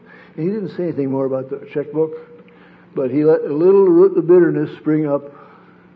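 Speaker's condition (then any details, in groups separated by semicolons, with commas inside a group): Parkinson's disease; sleep disrupted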